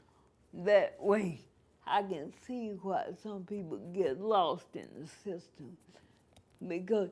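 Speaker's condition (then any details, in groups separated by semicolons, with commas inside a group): Cerebral palsy; cerebral palsy, from birth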